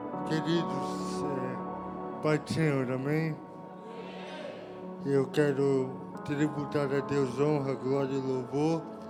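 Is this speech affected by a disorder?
Yes: cerebral palsy.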